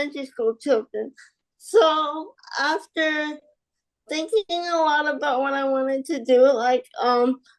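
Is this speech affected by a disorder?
Yes: spastic quadriplegic cerebral palsy.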